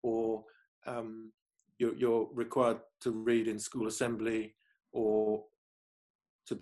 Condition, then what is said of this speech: Stuttering. You know, I'll stammer on hard consonants mainly.